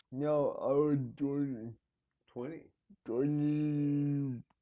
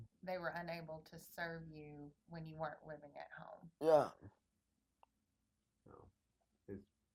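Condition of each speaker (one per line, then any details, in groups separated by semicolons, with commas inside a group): Cerebral palsy; needs help at night
No condition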